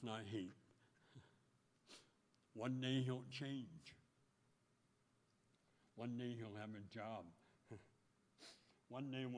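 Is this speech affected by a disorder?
Yes: speech impediment; taught tongue movement at 12, voicing with clothespin on nose, mirror under lips, impediment recognizable on radio.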